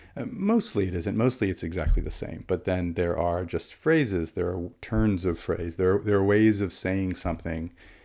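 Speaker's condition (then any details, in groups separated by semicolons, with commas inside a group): No condition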